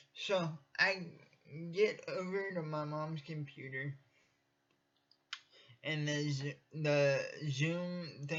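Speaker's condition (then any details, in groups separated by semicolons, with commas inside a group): Cerebral palsy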